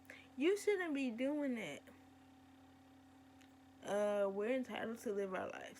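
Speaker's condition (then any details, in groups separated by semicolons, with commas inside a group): Cerebral palsy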